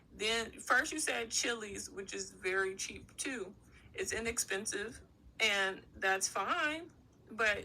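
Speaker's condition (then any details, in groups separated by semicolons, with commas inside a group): No condition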